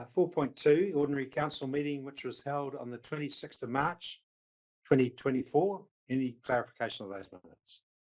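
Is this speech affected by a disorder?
No.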